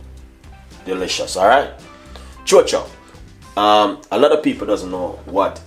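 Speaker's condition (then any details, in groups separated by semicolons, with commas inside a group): No condition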